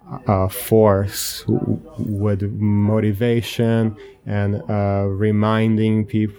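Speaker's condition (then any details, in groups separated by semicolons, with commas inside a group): Stuttering; stuttered in childhood, only kid in school who stuttered; still stutters; individual stuttering pattern, differs from how host stutters; prolonged sounds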